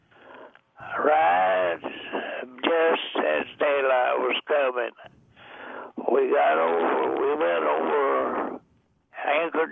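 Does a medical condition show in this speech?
Yes: deafness; also blind, age 99; blind and deaf at interview.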